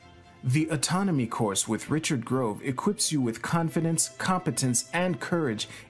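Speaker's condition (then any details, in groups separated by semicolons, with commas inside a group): No condition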